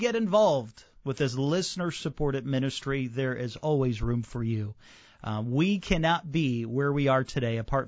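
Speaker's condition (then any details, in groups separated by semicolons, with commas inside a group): No condition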